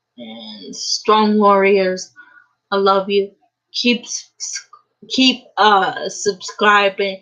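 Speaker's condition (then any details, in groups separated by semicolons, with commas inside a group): Cerebral palsy; uses a wheelchair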